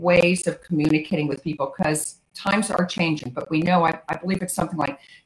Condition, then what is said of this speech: No condition.